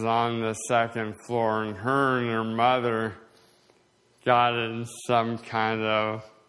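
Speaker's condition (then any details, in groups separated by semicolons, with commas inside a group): Slowed speech, swallowing problems; less progression than expected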